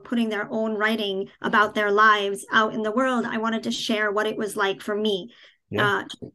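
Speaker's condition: Cleft palate, cleft palate without cleft lip

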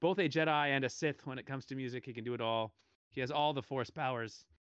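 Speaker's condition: No condition

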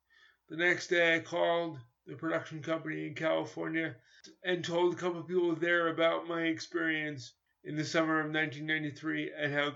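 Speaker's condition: Cerebral palsy; stiff tight involuntary muscles

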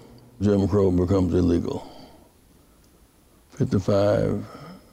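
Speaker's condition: Parkinson's disease; speech therapy

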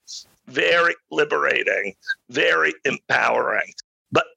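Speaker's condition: Spasmodic dysphonia; rare neurological voice disorder, adult onset, came on quickly, no known cause or cure; voice choppy and broken, felt like seatbelt tightening around neck, talked less to protect voice

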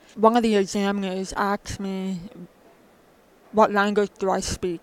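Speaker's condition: Profound deafness, born profoundly deaf in both ears; congenital profound deafness in both ears, diagnosed in childhood after trouble hearing from behind, can hear music; communicates with spoken speech; spoken speech preferred over ASL, childhood speech lessons three hours away, five days a week

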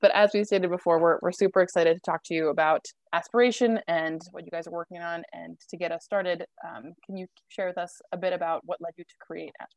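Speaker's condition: No condition

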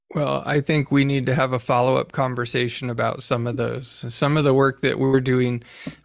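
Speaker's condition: No condition

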